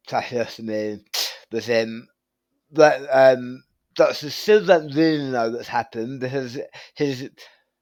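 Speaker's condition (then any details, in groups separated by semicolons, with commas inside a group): Tongue cancer surgery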